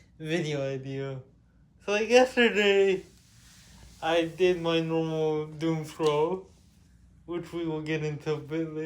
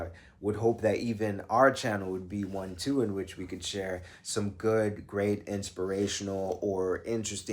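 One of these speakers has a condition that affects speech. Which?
The first: cerebral palsy; with developmental delay.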